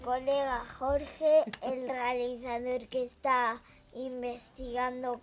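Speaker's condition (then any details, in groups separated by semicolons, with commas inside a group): Cerebral palsy; private therapies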